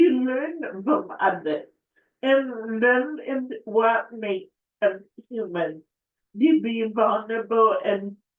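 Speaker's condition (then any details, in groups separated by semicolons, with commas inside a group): Cerebral palsy; affects speech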